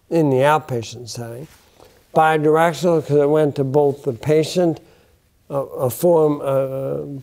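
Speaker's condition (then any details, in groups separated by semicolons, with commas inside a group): Bulbar onset ALS; affects speech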